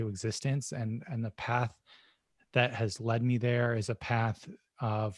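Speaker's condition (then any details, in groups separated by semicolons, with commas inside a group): No condition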